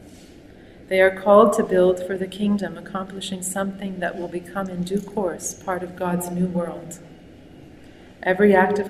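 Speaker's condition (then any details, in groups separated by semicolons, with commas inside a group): No condition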